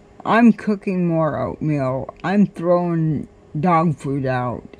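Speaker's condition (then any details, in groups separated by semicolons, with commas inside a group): Cerebral palsy; cannot walk, crawls to get around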